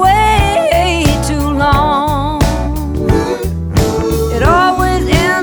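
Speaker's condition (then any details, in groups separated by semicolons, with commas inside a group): No condition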